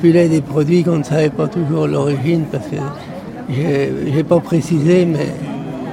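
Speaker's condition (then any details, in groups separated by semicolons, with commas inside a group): Parkinson's disease; age 73, attributed to occupational pesticide exposure at agricultural cooperative via skin and inhaled gases, recognized occupational disease; bone weakening with loss of all teeth, pronounced curvature problems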